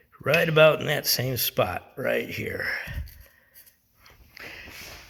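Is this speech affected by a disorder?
No.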